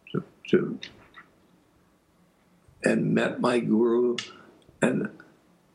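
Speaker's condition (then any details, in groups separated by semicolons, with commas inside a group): Aphasia; aphasia after stroke; speech still stops at times; and things like that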